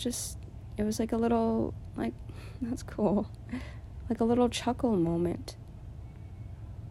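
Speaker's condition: No condition

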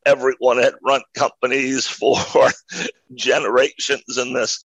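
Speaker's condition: Neurological voice disorder; much improved

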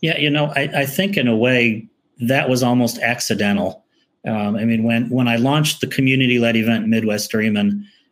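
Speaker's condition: No condition

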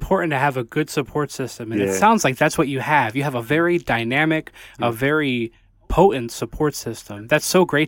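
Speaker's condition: No condition

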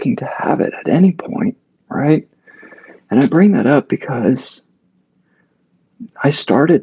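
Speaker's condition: Mixed spasmodic dysphonia; mixed abductor and adductor type, adult onset, cause unknown, multiple sclerosis ruled out by MRI; strained, cracking, stuck in back of throat, whispery breaks, once lost voice completely, blocks

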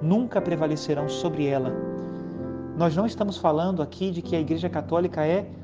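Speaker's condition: No condition

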